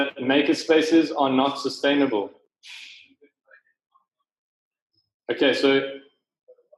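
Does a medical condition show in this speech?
No.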